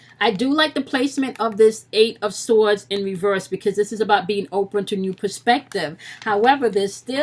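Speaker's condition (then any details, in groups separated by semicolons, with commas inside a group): No condition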